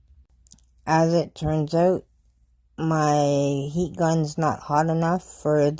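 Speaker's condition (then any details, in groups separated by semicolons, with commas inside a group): Cerebral palsy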